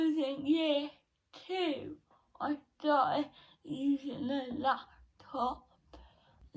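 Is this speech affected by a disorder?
Yes: cerebral palsy; from birth, brain damage at birth, not quadriplegic; 17 years, can walk and talk, physiotherapy and speech therapy; speech affected, may be hard to understand.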